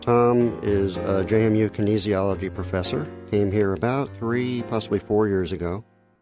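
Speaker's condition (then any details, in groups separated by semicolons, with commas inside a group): Cleft lip and palate; several unpleasant surgeries in childhood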